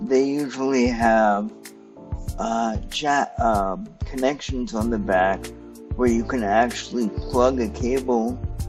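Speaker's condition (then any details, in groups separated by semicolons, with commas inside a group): Cerebral palsy; stiff muscles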